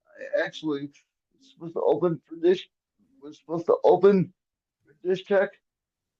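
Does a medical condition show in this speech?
Yes: cerebral palsy; quadriplegic from birth, brain injury from brain bleed at birth, arms and legs affected, cannot walk.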